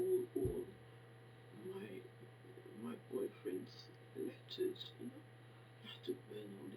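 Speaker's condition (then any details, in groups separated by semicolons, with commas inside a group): Facial palsy; can barely hear own speech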